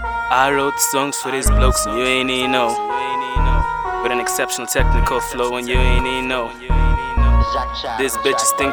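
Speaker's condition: No condition

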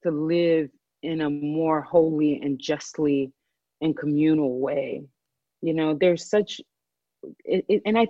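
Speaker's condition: No condition

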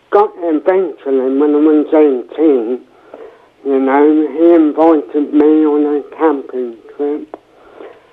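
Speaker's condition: Cerebral palsy, mild

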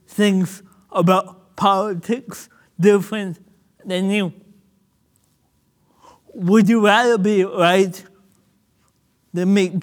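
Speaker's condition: Cerebral palsy; speaking a little difficult

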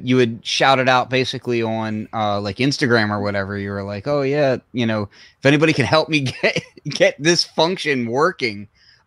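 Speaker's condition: No condition

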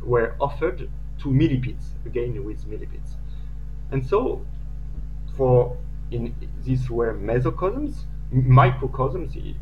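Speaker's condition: No condition

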